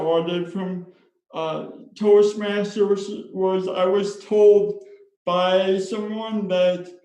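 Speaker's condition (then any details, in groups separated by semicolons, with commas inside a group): Spastic cerebral palsy; diagnosed at age 3, now public speaker; speech impairment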